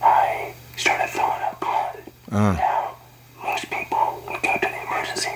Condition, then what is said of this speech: Parkinson's disease. And so, to help me be able to be heard, I have a amplifier that I use so people can hear me.